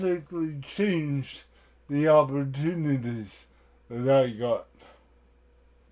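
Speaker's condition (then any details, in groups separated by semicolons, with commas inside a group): Cerebral palsy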